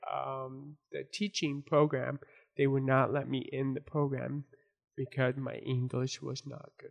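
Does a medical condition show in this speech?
Yes: born deaf; congenital deafness from birth.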